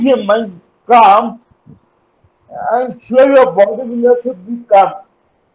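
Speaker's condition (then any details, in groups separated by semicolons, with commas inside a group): Cerebral palsy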